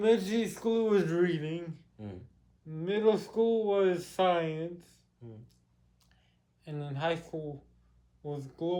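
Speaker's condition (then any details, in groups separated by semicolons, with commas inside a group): Cerebral palsy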